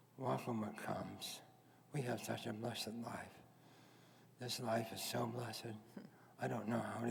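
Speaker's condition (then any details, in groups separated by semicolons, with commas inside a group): Head and neck cancer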